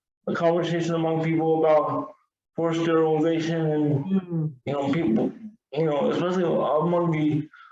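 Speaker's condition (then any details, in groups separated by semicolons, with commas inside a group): Cerebral palsy, severe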